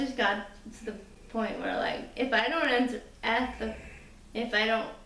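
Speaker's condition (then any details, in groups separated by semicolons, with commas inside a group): Cerebral palsy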